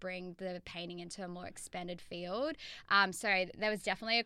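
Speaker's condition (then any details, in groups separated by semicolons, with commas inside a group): No condition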